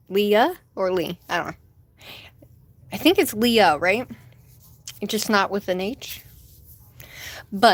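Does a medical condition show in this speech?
No.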